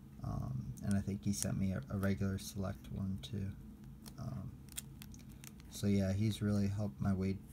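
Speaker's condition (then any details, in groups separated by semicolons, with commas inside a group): No condition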